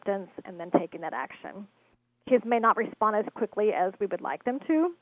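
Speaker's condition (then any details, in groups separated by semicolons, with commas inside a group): No condition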